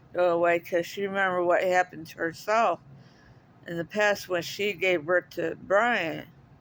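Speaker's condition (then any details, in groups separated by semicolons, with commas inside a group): Cerebral palsy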